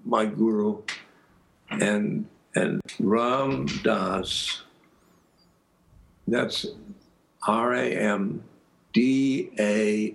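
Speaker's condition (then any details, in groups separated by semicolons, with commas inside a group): Aphasia; speech stops, and things like that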